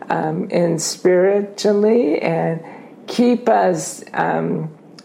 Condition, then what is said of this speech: ALS (motor neuron disease). So I sound like I've had a couple glasses of wine or my tongue